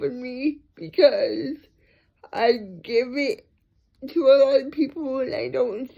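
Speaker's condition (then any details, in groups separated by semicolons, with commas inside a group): Cerebral palsy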